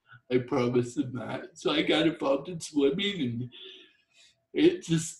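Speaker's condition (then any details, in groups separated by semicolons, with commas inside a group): Torsional dystonia; trouble pronouncing certain words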